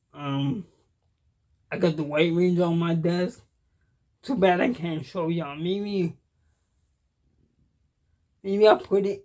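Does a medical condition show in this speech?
Yes: cerebral palsy; cannot walk, uses wheelchair.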